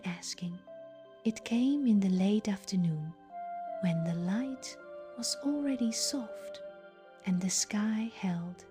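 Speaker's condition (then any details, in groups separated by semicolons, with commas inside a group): No condition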